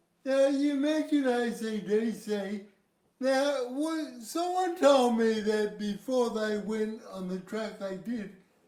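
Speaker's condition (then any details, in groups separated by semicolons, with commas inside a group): Cerebral palsy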